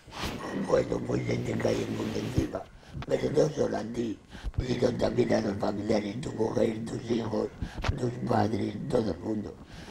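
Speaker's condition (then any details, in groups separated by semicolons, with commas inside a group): Laryngectomy; talking and eating after laryngectomy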